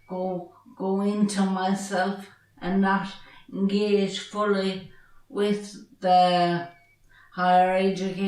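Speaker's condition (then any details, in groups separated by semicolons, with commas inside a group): Traumatic brain injury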